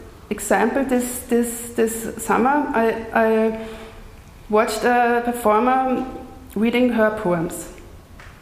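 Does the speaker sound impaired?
Yes: stuttering; lifelong stutter, neurological cause, speech therapy in youth, jaw, belly and leg cramps from suppressing stutter; audibly stuttering during lecture performance; repetitions, blocks, stutters on own name, slower than fluent speakers, amount varies daily, smooth repetitions when unafraid; here repeated words, prolonged sounds, blocks.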